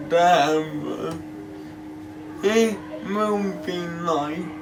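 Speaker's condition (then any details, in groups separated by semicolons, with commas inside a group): Cerebral palsy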